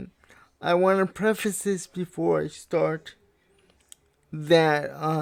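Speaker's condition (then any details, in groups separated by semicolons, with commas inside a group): Cerebral palsy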